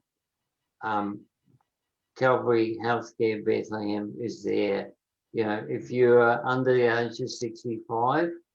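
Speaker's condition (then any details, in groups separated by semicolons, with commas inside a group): Motor neurone disease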